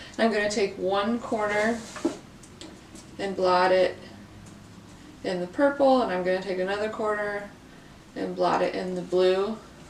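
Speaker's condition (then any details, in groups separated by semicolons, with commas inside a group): No condition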